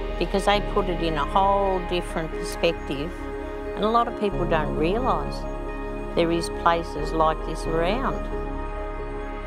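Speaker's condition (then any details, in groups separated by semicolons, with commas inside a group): No condition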